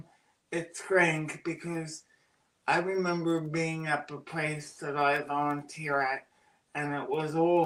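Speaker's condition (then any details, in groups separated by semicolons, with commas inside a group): Cerebral palsy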